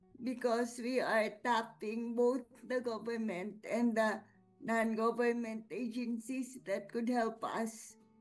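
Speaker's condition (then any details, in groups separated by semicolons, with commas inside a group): Cerebral palsy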